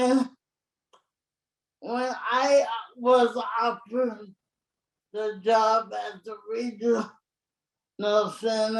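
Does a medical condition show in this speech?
Yes: cerebral palsy.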